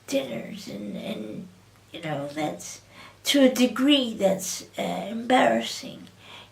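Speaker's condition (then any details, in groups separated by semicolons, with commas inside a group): Cerebral palsy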